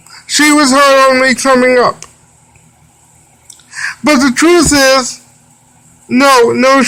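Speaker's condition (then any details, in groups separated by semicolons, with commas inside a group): Cerebral palsy; wheelchair user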